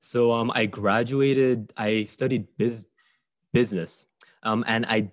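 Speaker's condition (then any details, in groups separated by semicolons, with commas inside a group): Stutter, mild; stutter from about age five, stuttered a lot in job interviews, overcome via self-development, small steps; mostly overcome in past few years, only a bit remains; slight residual stutter; repeated sounds, blocks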